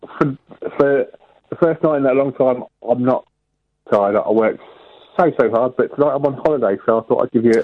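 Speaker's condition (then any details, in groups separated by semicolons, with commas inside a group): Stutter; avoided phoning in for 7 or 8 months because of stutter; repeated sounds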